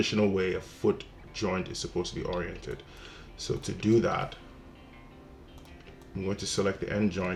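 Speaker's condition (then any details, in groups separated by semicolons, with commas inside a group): No condition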